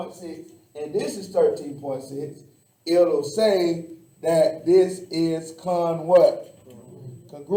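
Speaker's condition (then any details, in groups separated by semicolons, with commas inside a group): No condition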